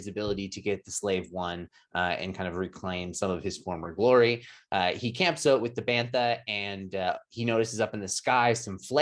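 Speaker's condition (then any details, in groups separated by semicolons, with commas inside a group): No condition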